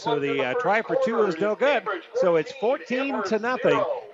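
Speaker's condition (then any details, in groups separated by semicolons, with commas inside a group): No condition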